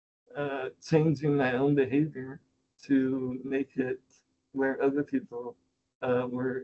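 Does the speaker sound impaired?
Yes: spinal muscular atrophy; technically type 2, outlived type 1.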